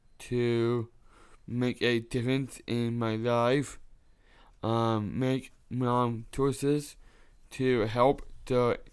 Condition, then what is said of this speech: Down syndrome. That you don't have to repeat yourself so much?